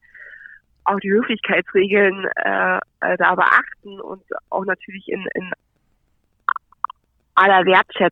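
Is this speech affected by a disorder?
Yes: stuttering; joined self-help relatively early, learned through self-help to handle stuttering openly; currently a fairly fluent phase, audible in recording; sometimes gets stuck, takes longer to speak, comes up more when speaking to groups, hardest in English online seminars; here repeated words, blocks.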